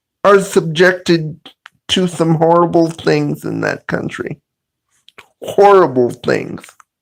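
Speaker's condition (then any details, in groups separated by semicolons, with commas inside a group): Cerebral palsy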